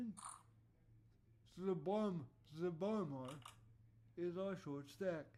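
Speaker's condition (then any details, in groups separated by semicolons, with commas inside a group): Cerebral palsy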